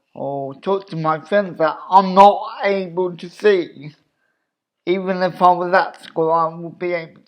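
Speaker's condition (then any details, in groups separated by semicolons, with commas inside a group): Cerebral palsy; obvious speech impediment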